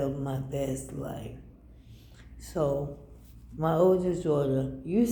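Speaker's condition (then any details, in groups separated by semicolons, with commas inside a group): ALS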